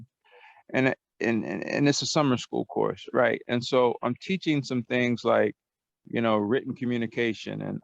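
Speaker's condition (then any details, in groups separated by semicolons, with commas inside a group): No condition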